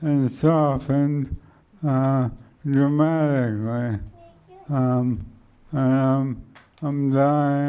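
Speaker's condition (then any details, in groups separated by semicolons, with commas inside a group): ALS; speech slowed and softened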